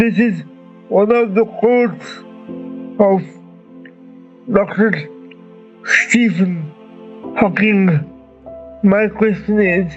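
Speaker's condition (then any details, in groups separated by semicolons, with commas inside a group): Cerebral palsy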